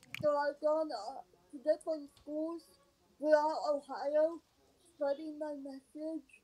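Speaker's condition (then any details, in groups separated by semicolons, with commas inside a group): Cerebral palsy; leg cramps from staying in one position and poor circulation, back pain resolved after surgery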